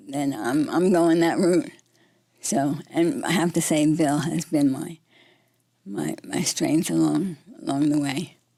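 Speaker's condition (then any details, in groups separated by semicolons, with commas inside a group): Parkinson's disease; voice affected, speech may be softer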